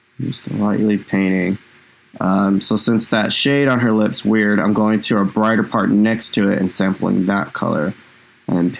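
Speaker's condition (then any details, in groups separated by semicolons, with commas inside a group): No condition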